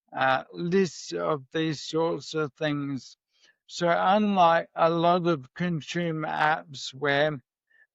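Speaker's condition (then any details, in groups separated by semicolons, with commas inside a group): MND; voice may sound shaky from clonus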